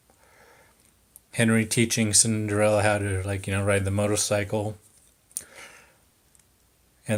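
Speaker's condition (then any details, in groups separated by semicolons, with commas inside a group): No condition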